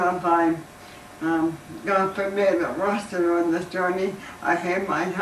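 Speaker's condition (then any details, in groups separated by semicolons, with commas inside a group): ALS; lost use of arms; terminal stage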